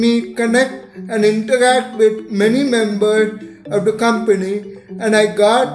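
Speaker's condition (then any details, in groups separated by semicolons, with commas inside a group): Cerebral palsy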